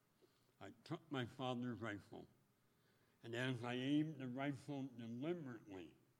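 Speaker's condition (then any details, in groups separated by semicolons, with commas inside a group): Speech impediment; mirror under lips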